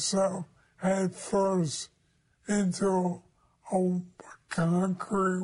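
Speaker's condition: ALS; slower form, onset age 52 with hand weakness, suspected football head trauma cause; body starting to fail, still types with thumbs, new treatment by Dr. Merit Sukovich slows progression; voice has lost its timbre

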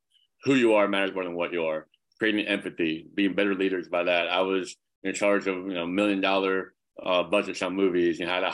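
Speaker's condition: Cleft palate; congenital, severe

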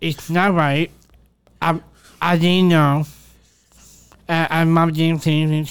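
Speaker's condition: Down syndrome; extra third copy of 21st chromosome

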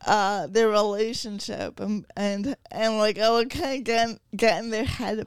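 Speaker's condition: Cerebral palsy

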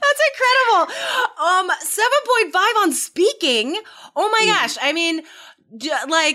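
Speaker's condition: No condition

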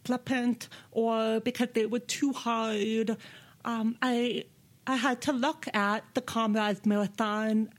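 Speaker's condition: Deafness; interviewers' voices dubbed in later

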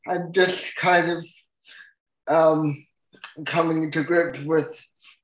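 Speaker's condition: Cerebral palsy; full-time wheelchair user

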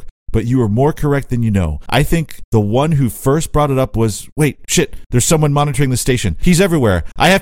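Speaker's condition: No condition

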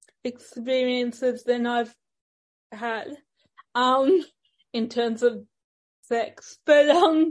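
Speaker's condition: Ataxic cerebral palsy; ambulant wheelchair user

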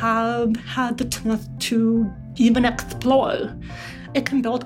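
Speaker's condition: Deafness; relies on lip reading

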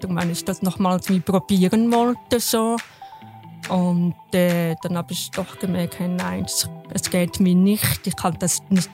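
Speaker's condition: Deafness, congenital; wears hearing aids or cochlear implants with magnetic coil, can hear music, learning sign language

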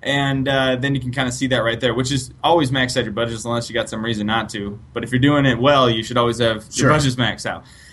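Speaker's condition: No condition

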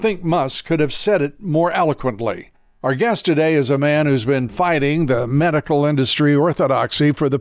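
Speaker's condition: No condition

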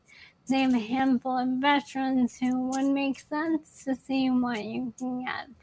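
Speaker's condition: ALS; young onset

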